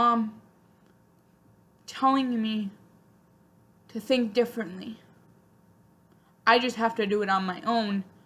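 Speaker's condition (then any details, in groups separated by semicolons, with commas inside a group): Spastic quadriplegic cerebral palsy; spastic quadriplegic, constant muscle tightness, all four limbs, fine motor; hard to type, cannot walk or run normally; speech somewhat affected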